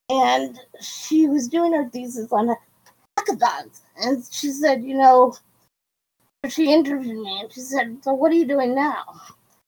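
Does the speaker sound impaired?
Yes: cerebral palsy; quadriplegic.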